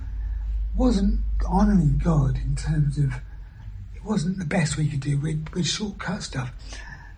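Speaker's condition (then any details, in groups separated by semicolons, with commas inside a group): Throat cancer surgery, vocal injections; chokes on food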